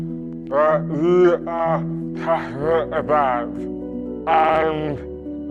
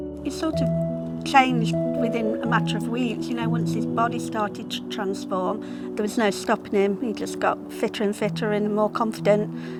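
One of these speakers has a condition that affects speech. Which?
The first: dystonia; neurological movement disorder, muscle contractions and spasms; onset age 23, diagnosed after 4 years; slurred speech, difficulty eating at onset.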